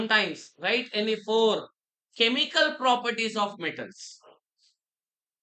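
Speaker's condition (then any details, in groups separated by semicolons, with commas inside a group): No condition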